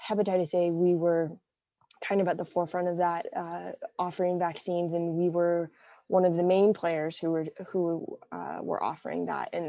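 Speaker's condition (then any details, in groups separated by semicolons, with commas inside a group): No condition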